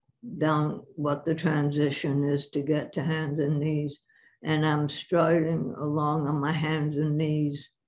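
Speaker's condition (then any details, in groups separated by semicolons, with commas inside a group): Parkinson's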